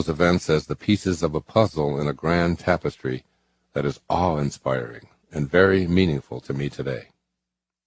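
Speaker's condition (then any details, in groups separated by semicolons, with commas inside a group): No condition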